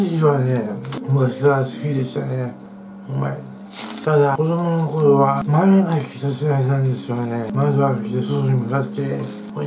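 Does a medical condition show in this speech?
Yes: tongue cancer, partial glossectomy.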